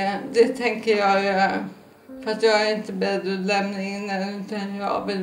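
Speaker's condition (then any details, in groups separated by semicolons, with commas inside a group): ALS; onset left foot, drop foot, began in legs; steady progression, spreading to hands, slowing medicine, daily rehabilitation, planned tracheostomy ventilation; speech somewhat affected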